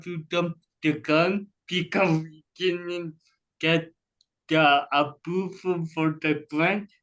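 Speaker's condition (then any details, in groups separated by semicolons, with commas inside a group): Cerebral palsy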